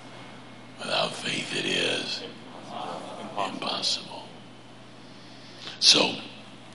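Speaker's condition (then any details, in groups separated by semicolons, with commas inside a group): Laryngeal cancer; laryngectomy scheduled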